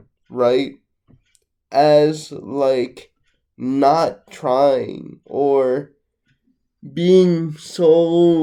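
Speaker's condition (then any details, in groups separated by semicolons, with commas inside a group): Cerebral palsy; lifelong, uses wheelchair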